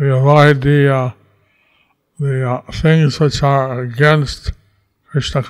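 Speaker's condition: Stroke with facial paralysis; unsure listeners can understand, own speech repeated by another speaker

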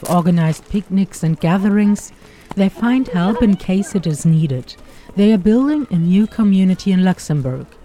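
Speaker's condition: No condition

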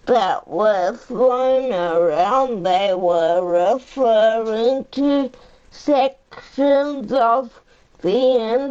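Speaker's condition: Cerebral palsy; uses a power chair; 45 years old

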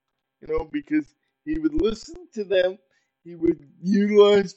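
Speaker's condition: Cerebral palsy; very poor balance

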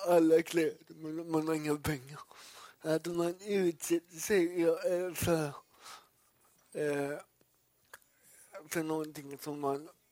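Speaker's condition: Cerebral palsy; poor balance

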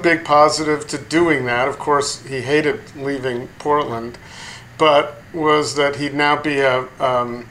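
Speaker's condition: No condition

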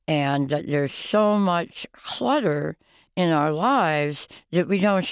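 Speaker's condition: Oral cancer, half tongue removed, partial glossectomy

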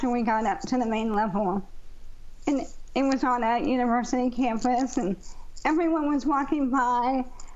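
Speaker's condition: ALS; used amplifier much of the time to be heard

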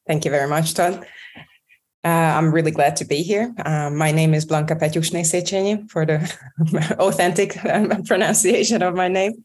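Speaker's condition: No condition

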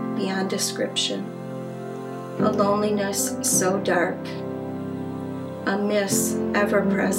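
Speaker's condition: No condition

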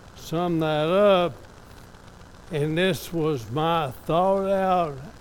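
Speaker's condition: ALS; somewhat affected, evident today

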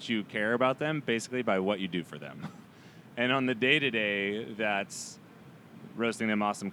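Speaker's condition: No condition

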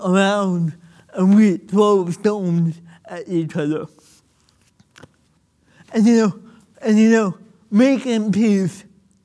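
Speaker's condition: Cerebral palsy; spasms

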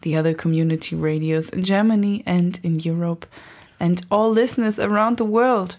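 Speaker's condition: No condition

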